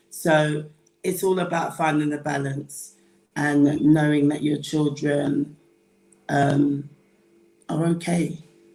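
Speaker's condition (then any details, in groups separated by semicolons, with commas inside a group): No condition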